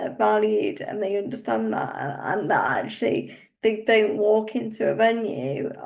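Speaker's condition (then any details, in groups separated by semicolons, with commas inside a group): Cerebral palsy; uses wheelchair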